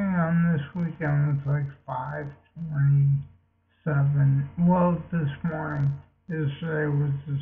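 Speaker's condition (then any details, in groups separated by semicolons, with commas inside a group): Multiple sclerosis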